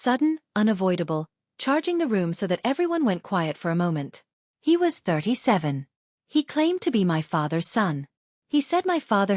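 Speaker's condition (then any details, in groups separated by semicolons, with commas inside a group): No condition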